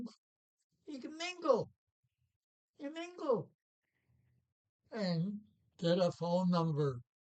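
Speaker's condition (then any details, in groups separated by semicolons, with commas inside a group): Parkinson's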